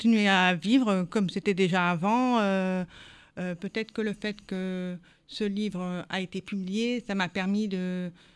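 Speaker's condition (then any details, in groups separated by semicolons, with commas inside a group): Born deaf; congenital deafness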